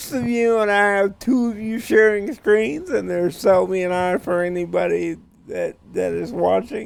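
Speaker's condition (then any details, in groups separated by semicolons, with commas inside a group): Cerebral palsy; speech sounds drunk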